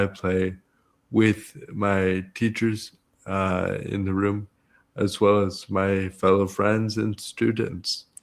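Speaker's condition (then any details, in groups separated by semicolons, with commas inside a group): Cerebral palsy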